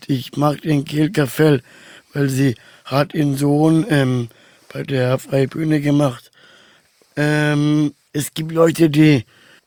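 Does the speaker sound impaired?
Yes: Down syndrome; trisomy 21.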